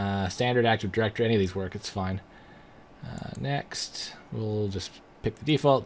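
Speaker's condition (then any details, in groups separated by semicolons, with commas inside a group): No condition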